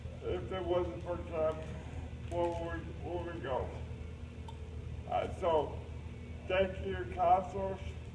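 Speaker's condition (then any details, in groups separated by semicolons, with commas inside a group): Cerebral palsy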